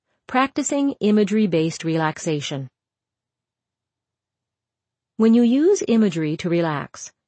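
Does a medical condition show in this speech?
No.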